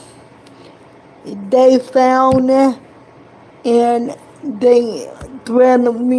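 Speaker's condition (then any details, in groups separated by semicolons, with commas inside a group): Cerebral palsy; affects hand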